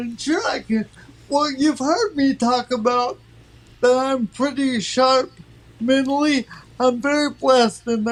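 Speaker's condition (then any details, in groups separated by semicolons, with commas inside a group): Cerebral palsy; from birth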